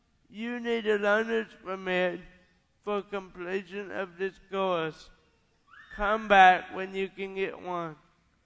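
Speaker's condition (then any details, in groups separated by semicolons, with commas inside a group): Cerebral palsy; lifelong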